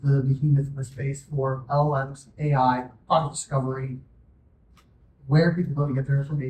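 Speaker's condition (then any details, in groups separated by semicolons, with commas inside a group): No condition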